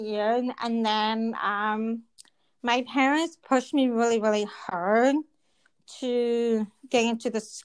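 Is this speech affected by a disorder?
Yes: deafness, cochlear implant; congenital, cause unknown, diagnosed about 6 months, hearing aids until 10, one-sided cochlear implant at 10; 31, implant off at night, static when lying on it, alarm wire under pillow; speech language therapy and EA as child, may not speak clearly.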